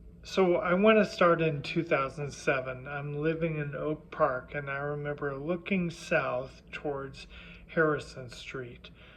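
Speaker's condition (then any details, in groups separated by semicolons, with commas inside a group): Primary lateral sclerosis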